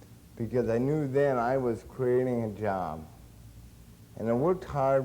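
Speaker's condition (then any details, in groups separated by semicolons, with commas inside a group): Cerebral palsy; since birth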